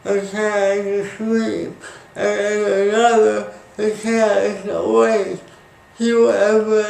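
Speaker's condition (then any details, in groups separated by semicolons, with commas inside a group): Speech impairment after birth surgery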